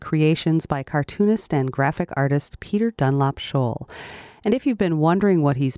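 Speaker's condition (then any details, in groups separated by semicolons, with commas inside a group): No condition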